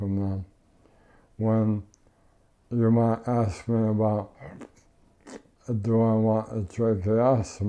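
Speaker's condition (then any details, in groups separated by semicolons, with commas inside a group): ALS; tracheotomy, ventilator, wheelchair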